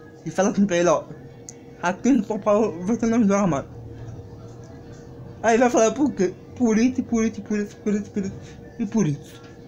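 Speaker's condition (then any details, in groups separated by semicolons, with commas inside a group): Cerebral palsy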